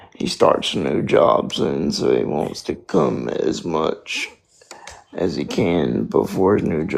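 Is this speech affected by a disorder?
Yes: spastic quadriplegic cerebral palsy.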